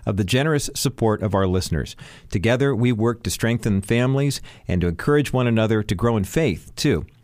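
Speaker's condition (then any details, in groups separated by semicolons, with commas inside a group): No condition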